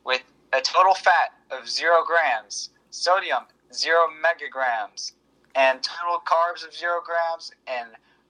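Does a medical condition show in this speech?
No.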